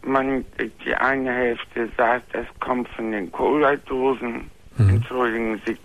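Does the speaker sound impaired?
Yes: floor of mouth cancer; found at yearly dental check, extensive operation, heavy blood loss, jaw affected, taste lost; operated last year, jaw rebuild with thigh tissue possible, major two-team operation; speaks differently, mostly understood, some words asked again, mute right after surgery, wrote notes.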